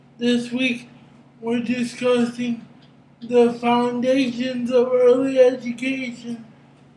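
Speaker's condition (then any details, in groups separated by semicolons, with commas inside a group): Cerebral palsy; brain injury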